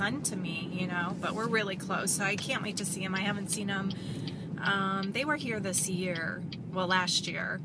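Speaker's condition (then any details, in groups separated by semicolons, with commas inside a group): No condition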